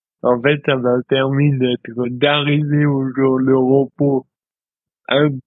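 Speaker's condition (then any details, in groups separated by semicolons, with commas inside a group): Dystonia; present since birth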